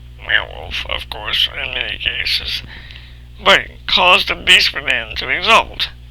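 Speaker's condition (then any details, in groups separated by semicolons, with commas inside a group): Cerebral palsy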